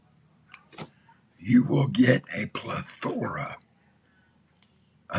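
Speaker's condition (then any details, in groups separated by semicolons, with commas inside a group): Throat cancer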